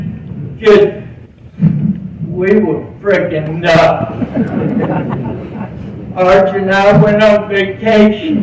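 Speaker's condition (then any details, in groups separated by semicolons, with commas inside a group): Cerebral palsy; present from birth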